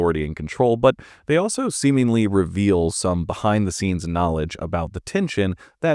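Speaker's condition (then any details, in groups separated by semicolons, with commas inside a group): No condition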